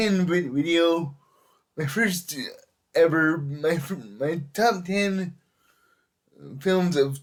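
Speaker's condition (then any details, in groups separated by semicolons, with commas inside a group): Cerebral palsy; able to speak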